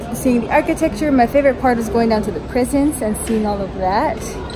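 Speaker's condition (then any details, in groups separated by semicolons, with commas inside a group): No condition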